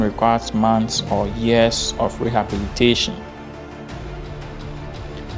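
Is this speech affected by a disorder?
No.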